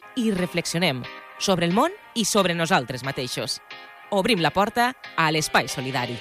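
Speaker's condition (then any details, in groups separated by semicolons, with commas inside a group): No condition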